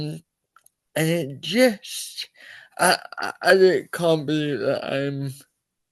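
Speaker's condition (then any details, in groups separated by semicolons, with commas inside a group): Cerebral palsy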